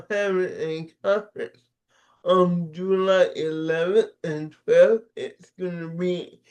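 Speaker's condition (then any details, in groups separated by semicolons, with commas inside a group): Cerebral palsy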